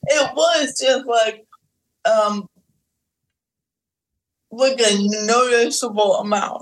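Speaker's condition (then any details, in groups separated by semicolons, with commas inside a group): Cerebral palsy; physical disability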